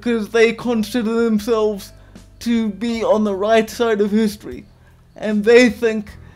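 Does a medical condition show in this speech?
Yes: quadriplegic cerebral palsy, severe.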